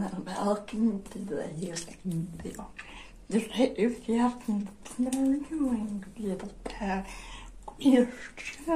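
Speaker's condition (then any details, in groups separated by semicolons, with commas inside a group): Generalized dystonia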